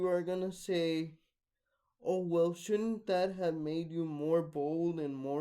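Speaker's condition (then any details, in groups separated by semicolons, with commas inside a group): Cerebral palsy, mixed, mild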